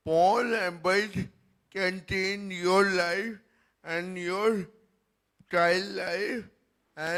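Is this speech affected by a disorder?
Yes: cerebral palsy; present from birth, could not walk at six; described as fairly severe; speech may be hard to understand.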